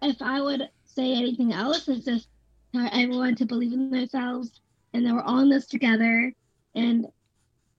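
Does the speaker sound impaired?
Yes: Down syndrome; past speech therapy, therapist helped connect with thoughts, open heart surgery at 19, stopped singing and vocal coaching afterwards; 21 years old, recovering well from heart surgery; mother says speaks fast, hosts say speaks and sings beautifully, eloquent, not too fast, self-described big talker.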